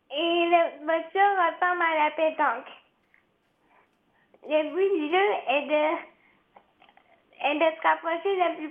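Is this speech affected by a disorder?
Yes: cerebral palsy; since birth, wheelchair user since birth, needs care from a helper; age 20.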